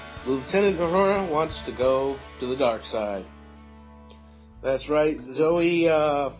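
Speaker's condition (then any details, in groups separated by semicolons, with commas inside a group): No condition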